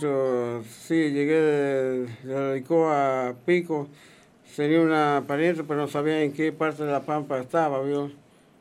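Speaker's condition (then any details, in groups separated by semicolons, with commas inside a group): Parkinson's disease; onset 15 years ago, treated 5 years, earlier whole-body tremor, could not walk or eat, walker; no tremor now, Levocar one daily, treated by Dr. Michile of Buenos Aires, long-distance cycling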